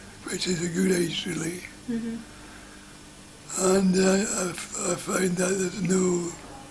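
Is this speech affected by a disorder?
Yes: Parkinson's disease.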